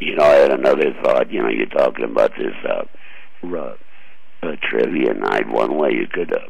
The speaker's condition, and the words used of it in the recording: Throat cancer. Chicks like it when you call with a voice like that and talk dirty to them.